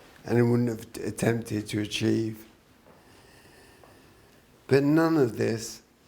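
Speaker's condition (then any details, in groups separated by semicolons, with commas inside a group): Traumatic brain injury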